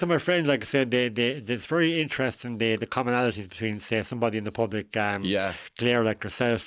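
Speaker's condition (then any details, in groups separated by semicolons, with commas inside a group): Cleft lip and palate; congenital cleft lip and palate, failure of mouth and nose to align, two or three surgeries in infancy, last surgery at 17; adult, age 41, decades after final surgery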